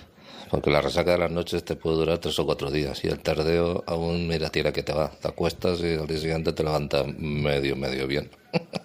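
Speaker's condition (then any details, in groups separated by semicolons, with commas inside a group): No condition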